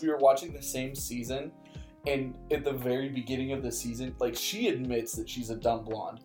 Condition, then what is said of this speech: None; typical speech.